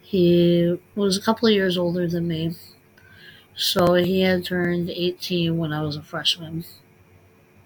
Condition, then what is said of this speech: Cleft palate. And as you're hearing me now talk, you can probably hear me breathe more than my words.